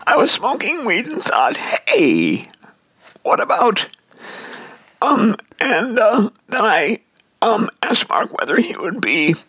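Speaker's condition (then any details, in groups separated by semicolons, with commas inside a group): Dysphonia; voice raspier, sometimes squeakier, strained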